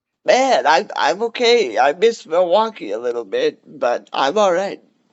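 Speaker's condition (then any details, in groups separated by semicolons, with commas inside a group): Cerebral palsy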